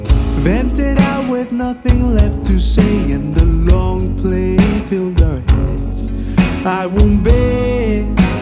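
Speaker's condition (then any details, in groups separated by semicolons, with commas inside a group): No condition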